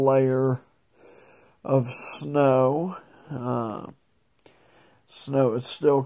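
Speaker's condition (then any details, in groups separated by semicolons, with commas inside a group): Multiple sclerosis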